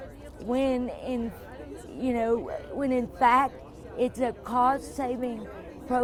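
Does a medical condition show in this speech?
Yes: cerebral palsy.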